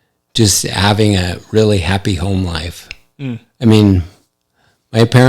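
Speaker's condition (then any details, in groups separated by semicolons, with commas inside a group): ALS; affects hand function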